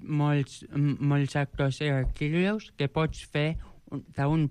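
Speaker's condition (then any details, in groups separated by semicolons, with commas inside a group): Joubert syndrome; present from birth; age 29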